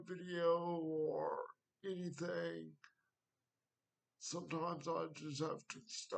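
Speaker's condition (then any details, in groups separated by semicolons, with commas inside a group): Cerebral palsy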